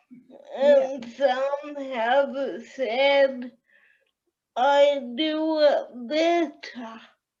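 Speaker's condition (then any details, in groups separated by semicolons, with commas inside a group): Cerebral palsy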